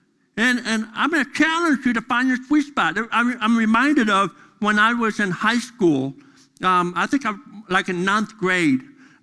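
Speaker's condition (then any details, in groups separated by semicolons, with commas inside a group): Deafness; deaf during school years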